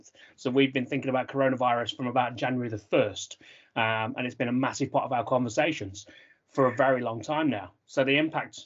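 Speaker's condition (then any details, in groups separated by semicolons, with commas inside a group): No condition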